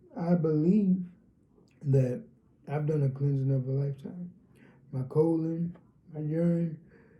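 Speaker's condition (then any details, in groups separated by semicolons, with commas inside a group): Cerebral palsy, spastic diplegia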